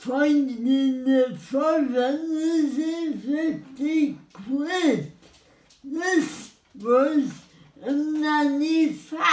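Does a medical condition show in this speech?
Yes: cerebral palsy; spastic.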